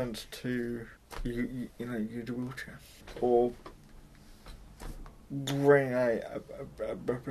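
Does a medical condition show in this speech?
Yes: cerebral palsy, mild.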